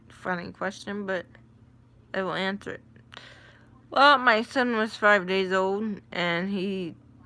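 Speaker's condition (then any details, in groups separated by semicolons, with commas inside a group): Cerebral palsy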